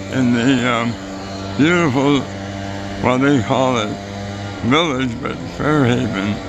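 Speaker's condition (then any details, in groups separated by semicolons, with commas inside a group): Oral cancer; base of tongue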